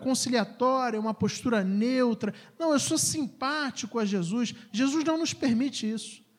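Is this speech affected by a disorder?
No.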